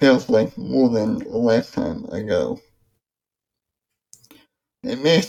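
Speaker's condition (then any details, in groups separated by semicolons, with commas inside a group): ALS; progressive muscle weakness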